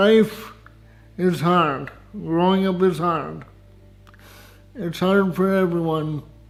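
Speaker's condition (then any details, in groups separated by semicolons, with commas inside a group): Cerebral palsy with dysarthria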